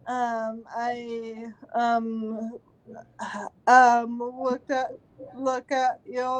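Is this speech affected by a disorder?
Yes: cerebral palsy; since birth.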